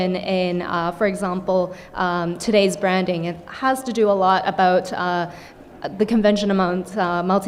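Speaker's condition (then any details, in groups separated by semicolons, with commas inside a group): No condition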